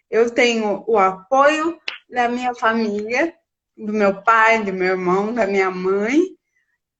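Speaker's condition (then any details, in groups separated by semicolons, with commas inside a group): Cerebral palsy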